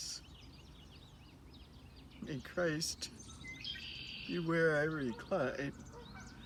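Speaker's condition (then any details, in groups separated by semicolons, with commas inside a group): No condition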